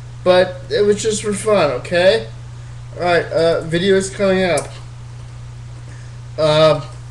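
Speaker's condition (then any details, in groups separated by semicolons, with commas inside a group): Cerebral palsy, spastic diplegia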